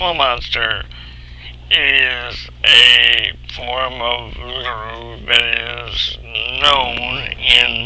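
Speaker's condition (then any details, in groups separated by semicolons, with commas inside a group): Cerebral palsy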